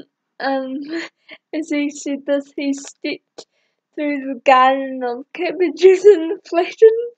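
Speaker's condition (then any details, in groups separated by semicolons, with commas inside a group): Cerebral palsy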